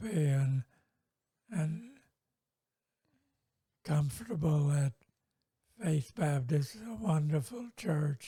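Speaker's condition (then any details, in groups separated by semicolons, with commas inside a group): Multiple sclerosis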